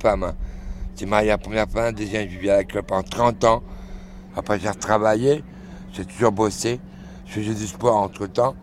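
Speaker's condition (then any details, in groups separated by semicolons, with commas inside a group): Throat cancer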